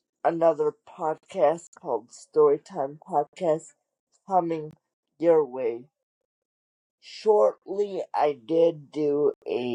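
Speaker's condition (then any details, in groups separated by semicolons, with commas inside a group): Cerebral palsy; wheelchair user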